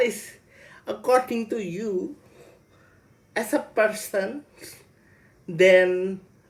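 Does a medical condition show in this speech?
Yes: cerebral palsy.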